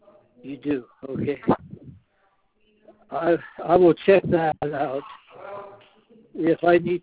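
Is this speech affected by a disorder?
Yes: Parkinson's disease; trouble speaking, hard for listener to understand, asked to speak louder.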